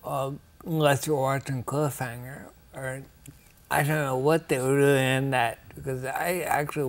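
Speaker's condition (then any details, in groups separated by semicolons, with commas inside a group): Ataxia; rare, progressive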